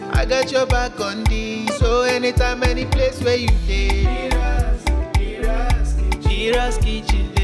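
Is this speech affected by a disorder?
No.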